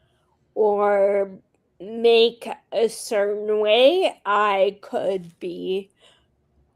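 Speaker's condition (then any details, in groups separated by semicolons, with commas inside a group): Friedreich's ataxia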